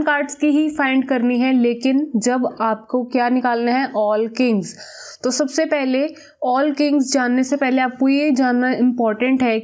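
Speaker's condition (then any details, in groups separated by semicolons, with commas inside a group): No condition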